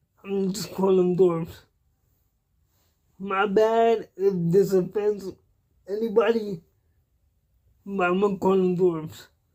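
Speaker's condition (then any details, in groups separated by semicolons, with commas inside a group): Cerebral palsy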